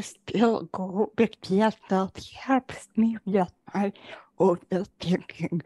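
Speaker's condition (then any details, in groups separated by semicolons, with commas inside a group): Generalized dystonia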